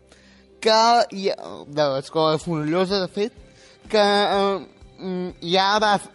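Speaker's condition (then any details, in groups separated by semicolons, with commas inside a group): Spastic quadriplegic cerebral palsy; age 18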